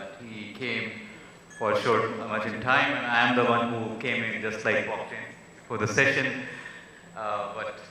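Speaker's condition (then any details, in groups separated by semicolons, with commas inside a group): No condition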